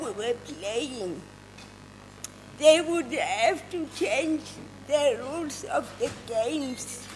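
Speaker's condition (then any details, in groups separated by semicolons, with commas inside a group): Cerebral palsy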